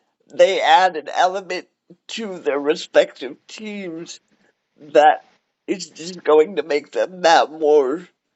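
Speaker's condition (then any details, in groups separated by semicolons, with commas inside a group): Cerebral palsy; cerebral palsy, wheelchair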